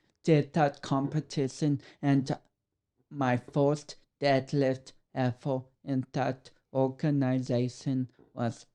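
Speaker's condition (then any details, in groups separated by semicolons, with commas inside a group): Cerebral palsy; affects speech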